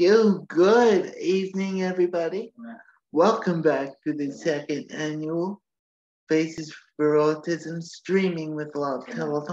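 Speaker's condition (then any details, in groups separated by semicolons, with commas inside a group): Cerebral palsy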